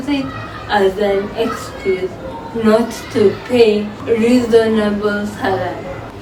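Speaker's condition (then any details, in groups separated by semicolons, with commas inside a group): Cerebral palsy; from birth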